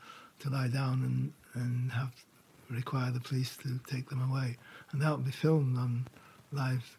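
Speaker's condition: Parkinson's; diagnosed about 4 years ago

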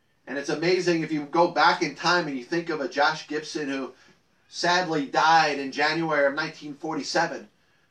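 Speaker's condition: No condition

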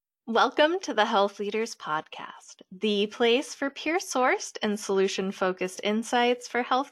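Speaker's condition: No condition

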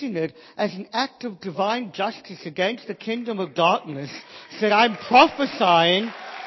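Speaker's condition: Cleft palate, Pierre Robin syndrome

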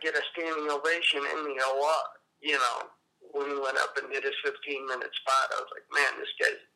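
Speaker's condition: Cerebral palsy; cerebral palsy present since childhood

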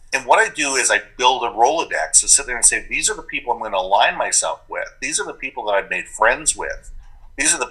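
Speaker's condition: No condition

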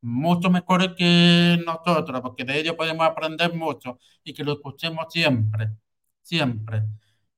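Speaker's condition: Hearing loss with cochlear implant; cochlear implant surgery

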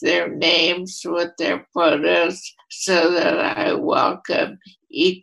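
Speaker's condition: ALS, primary lateral sclerosis

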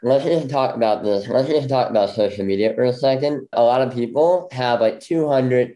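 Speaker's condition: Bilateral cleft lip; congenital bilateral

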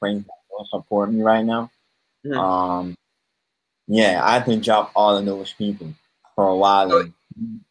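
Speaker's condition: Cleft palate; congenital cleft palate

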